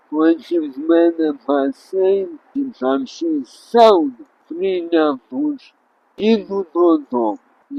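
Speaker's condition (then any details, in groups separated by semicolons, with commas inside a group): Traumatic brain injury; car crash, many impairments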